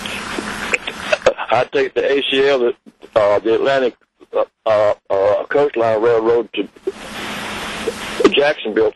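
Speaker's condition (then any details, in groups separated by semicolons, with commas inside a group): Stuttering; stutter lessening with age, once unable to talk, turned to singing; hardly stutters on stage, still stutters reading aloud; stutters reading cue cards or books aloud, sings without stuttering; blocks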